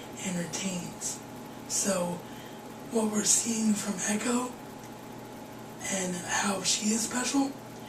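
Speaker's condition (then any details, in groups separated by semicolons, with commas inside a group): Cerebral palsy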